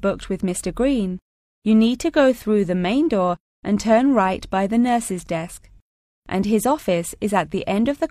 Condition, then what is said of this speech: None; typical speech.